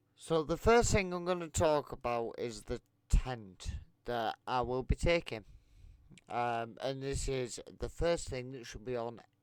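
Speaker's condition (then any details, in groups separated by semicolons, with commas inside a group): Multiple sclerosis; affects legs; legs weak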